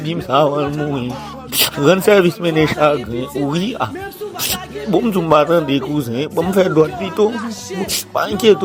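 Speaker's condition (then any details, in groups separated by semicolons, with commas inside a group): No condition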